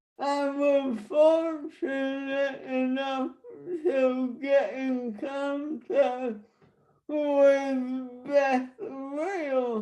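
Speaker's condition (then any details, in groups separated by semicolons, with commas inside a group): Traumatic brain injury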